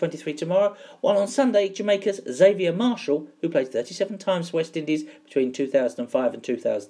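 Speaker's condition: No condition

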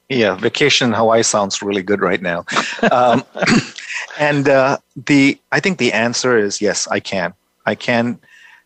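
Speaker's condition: No condition

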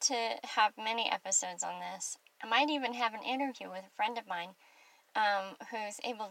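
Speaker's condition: Cleft palate; congenital cleft palate, mouth sewn together, high deformed palate, palatal fistula, childhood speech therapy; adult, wears full front partial from orthodontist closing fistula, speech easily understood since age 23; without partial air escapes to nasal passage, mushy unclear speech, could not roll r's, now improved

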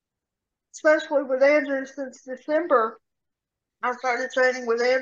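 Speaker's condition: Cerebral palsy; severe rotator cuff tear

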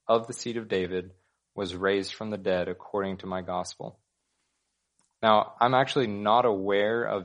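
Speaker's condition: No condition

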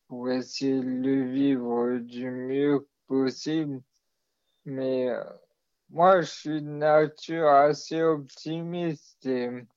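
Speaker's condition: Maladie de Charcot (ALS); amyotrophic lateral sclerosis, degenerative disease, diagnosed in adulthood

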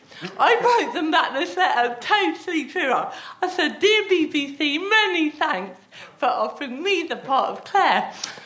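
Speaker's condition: Athetoid cerebral palsy; with myotonia and ataxia

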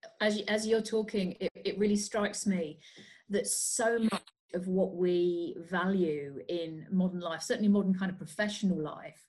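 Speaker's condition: No condition

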